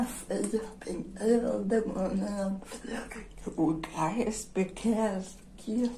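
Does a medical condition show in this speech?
Yes: generalized dystonia.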